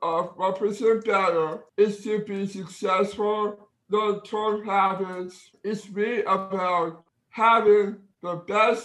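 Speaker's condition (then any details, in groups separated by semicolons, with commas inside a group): Down syndrome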